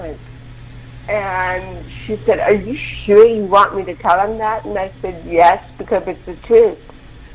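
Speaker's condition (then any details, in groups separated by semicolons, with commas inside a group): Cerebral palsy; involuntary movements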